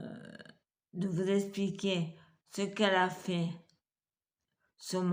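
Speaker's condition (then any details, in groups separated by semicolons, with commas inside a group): Multiple sclerosis; wheelchair, hand difficulties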